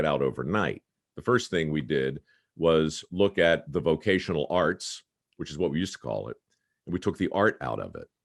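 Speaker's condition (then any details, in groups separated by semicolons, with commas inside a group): No condition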